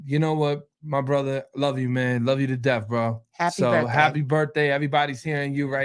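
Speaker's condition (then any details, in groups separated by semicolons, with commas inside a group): No condition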